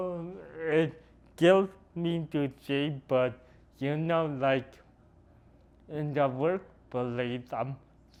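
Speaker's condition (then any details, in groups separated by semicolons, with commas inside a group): Cerebral palsy; noticeably atypical speech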